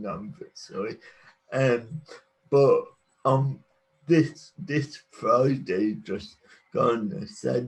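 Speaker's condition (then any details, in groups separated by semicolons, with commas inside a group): Cerebral palsy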